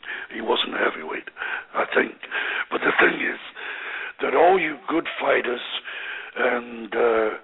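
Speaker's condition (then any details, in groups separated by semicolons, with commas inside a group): Voice box damage after neck operation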